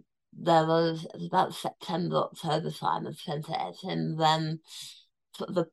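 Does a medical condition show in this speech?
Yes: tongue cancer, near-total glossectomy; stage 4 tongue cancer, near-total tongue removal, 5 millimeters left, temporary tracheostomy, immunotherapy around surgery.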